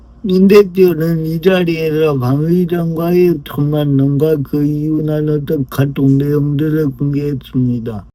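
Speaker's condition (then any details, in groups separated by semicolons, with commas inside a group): Brain lesion disability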